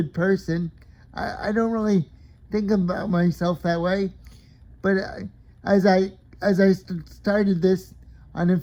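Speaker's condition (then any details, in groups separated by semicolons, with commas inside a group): Cerebral palsy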